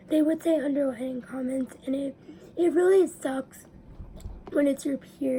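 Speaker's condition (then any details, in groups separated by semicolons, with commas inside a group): Cerebral palsy; spastic diplegia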